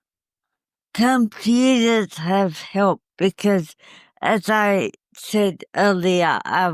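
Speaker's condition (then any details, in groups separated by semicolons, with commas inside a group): Cerebral palsy; coma after failed hip operation, long rehabilitation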